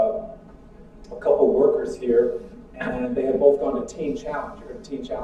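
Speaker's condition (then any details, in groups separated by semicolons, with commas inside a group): No condition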